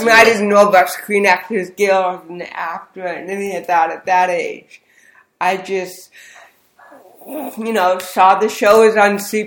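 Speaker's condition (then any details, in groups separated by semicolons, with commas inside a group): Cerebral palsy; speech therapy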